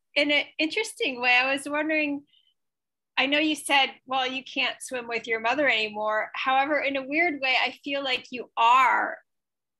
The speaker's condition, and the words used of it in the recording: None; typical speech.